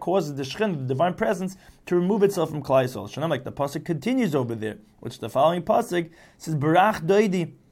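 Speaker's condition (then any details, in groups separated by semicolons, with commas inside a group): No condition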